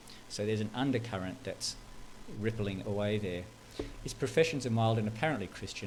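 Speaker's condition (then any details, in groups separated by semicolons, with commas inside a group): No condition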